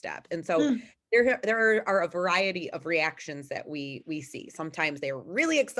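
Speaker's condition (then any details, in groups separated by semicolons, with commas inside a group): No condition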